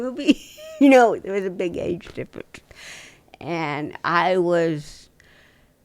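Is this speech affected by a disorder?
Yes: dystonia.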